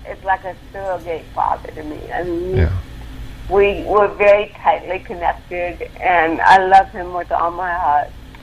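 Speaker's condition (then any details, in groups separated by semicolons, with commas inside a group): Cerebral palsy; involuntary movements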